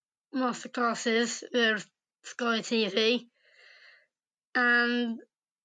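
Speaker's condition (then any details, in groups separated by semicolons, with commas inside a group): Down syndrome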